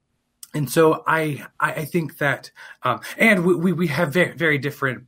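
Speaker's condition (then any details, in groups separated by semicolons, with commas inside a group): Stuttering, persistent developmental; childhood-onset stuttering, began around age three, persisted into adulthood, received speech therapy; stutters openly, comfortable stuttering openly; repeated sounds, repeated words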